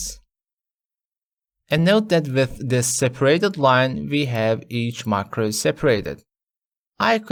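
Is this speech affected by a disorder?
No.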